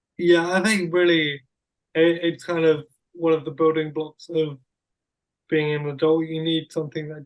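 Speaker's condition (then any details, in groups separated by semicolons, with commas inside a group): Cerebral palsy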